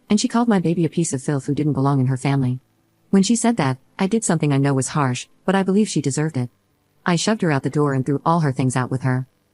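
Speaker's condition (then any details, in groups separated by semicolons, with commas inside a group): No condition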